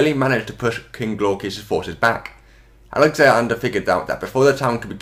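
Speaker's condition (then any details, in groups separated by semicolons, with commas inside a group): No condition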